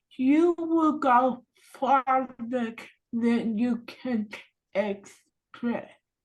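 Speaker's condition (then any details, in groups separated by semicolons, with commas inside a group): Cerebral palsy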